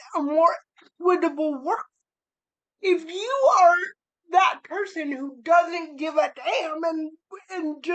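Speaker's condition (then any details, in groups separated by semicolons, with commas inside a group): Cerebral palsy; spastic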